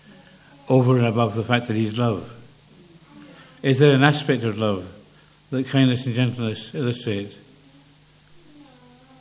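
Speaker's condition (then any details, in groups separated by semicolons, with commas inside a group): Parkinson's; less clear than before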